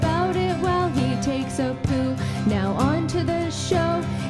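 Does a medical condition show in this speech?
No.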